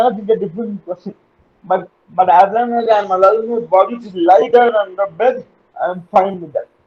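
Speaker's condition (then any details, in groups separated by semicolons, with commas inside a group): Cerebral palsy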